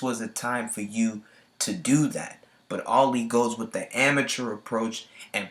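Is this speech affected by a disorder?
No.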